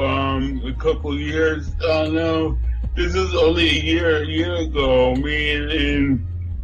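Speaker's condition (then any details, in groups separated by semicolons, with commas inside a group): Cerebral palsy; no ambulance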